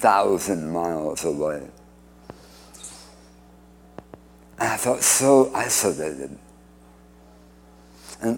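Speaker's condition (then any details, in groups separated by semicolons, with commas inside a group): Speech impediment after cancer surgery; 2015 recurrence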